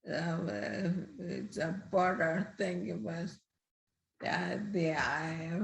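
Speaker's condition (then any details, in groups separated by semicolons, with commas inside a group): Multiple system atrophy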